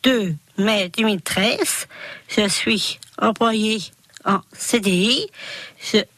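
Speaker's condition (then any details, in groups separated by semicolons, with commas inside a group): Down syndrome (Trisomy 21); age 31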